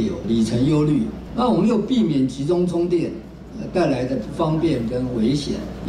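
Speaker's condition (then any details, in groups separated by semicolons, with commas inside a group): No condition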